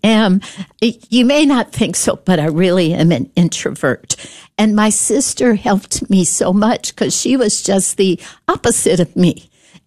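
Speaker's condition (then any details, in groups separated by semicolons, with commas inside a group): Spasmodic dysphonia; speech therapists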